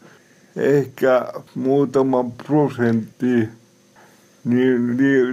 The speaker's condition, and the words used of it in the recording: Cerebral palsy. Kuten kuulette, niin puheeni on vähän epäselvää, mutta CP-vamma tarkoittaa periaatteessa syntymässä ollutta hapenpuutetta tai sitten syntymän jälkeen tapahtunutta aivovauriota 2 vuoden kuluessa.